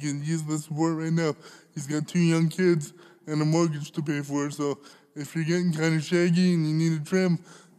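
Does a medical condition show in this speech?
Yes: cerebral palsy; smokes a lot of cannabis.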